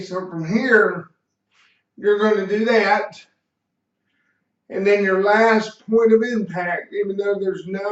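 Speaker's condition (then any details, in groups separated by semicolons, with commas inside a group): Cerebral palsy; slight speech impediment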